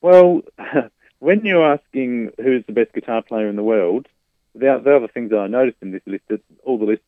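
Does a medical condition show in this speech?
No.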